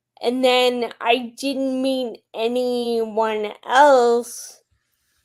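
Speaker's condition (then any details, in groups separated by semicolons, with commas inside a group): Friedreich's ataxia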